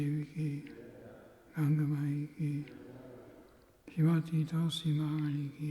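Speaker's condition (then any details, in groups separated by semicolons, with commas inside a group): Parkinson's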